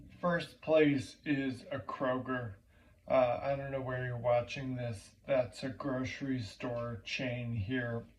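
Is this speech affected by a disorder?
Yes: primary lateral sclerosis.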